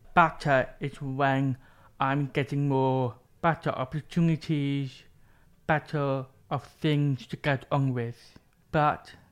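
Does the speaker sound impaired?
Yes: deafness with cochlear implants; unclear speech as child, cochlear implants switched on at age 11, also uses sign language; speaks clearly to hearing people, still struggles with s.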